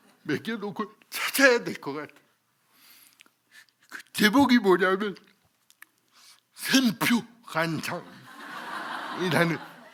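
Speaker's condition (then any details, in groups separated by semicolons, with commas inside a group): Cerebral palsy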